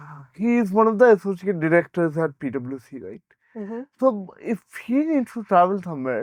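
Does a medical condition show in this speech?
Yes: cerebral palsy; brain oxygen deprivation.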